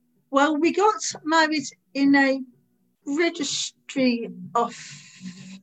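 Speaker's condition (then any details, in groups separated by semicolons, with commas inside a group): Stammer; very bad in 20s, eased around age 42 or 43, speech therapy around age 20; age 57, member of online group Stand Up to Stammering, formerly British Stammering Association; stammer cannot be hidden, hardly stammers when calm, stammers when anxious, avoided talking in 20s; prolonged sounds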